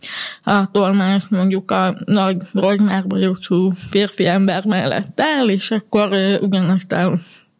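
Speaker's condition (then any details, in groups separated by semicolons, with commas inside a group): Hearing loss; relies on lipreading; uses live speech-to-text captioning, oral interpreting, colleague re-articulates in groups; communicates in spoken language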